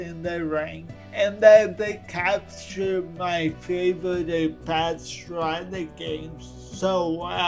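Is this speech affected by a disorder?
Yes: cerebral palsy.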